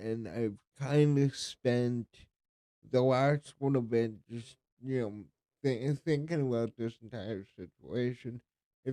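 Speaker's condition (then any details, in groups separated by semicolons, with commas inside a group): Cerebral palsy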